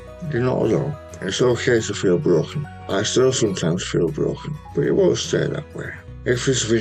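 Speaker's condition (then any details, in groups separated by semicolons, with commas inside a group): Tongue cancer, hemiglossectomy; half tongue removed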